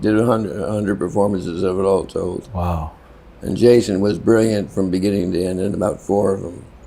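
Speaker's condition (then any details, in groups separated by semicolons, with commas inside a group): Parkinson's; worsening, often debilitating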